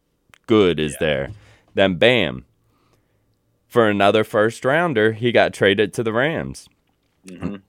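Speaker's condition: No condition

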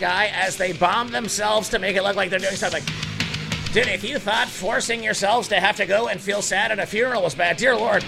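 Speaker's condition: No condition

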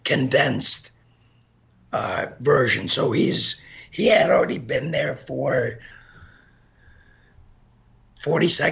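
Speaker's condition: Gunshot injury to voice box; shot 15 times

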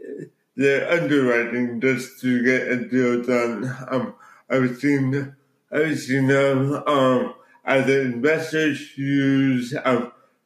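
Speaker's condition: Cerebral palsy

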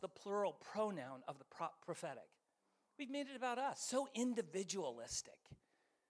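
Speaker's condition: No condition

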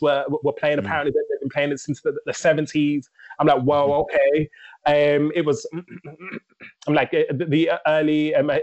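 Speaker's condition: Stammer; considered mute, did not speak until age five, needed speech therapy but never had it; stammer audible in recording, uses rhythmic techniques from rapping in everyday speech; chest and mind contract when stammering, even now, rapping Eminem lyrics let speech flow loosely; repeated sounds

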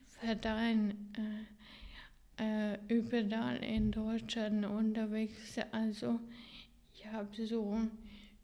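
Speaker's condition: Ataxia, severe; hereditary ataxia

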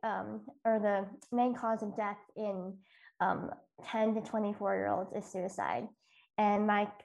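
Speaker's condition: Cleft lip and palate

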